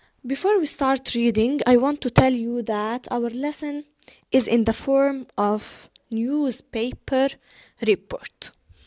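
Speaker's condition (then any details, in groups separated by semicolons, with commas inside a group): No condition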